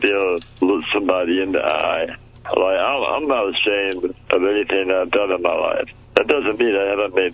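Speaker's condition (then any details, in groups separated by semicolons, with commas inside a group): Muscular dystrophy; childhood onset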